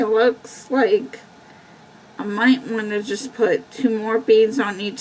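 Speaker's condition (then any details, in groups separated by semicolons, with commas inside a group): Cerebral palsy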